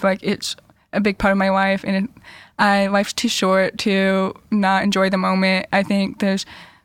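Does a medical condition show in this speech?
Yes: deafness; hearing loss found second grade, had passed tests via cues, hearing aids third grade, cochlear implants; coaches wear audiologist-suggested transmitter streaming directly to cochlear implants, overpowers other voices, teammates hard to hear.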